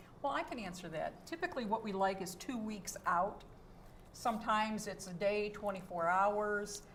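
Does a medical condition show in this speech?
No.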